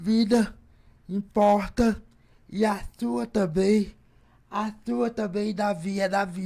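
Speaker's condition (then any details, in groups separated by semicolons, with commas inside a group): Cerebral palsy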